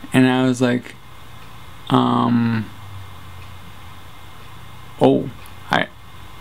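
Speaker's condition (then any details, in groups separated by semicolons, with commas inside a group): Traumatic brain injury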